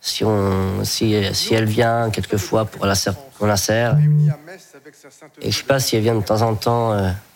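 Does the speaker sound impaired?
Yes: Down syndrome (trisomy 21).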